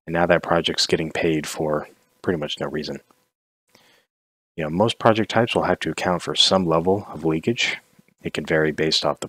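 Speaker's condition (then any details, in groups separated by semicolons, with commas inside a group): No condition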